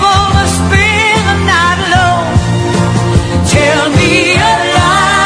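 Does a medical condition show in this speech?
No.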